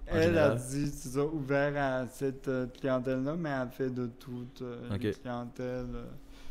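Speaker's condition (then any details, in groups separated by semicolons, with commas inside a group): Cerebral palsy; wheelchair use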